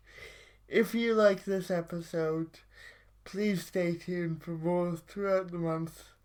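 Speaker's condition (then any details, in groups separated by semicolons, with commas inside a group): Cerebral palsy; childhood surgery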